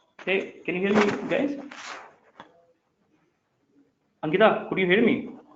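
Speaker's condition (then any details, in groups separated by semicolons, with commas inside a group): No condition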